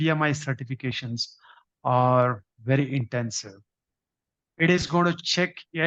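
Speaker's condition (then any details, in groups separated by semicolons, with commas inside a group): No condition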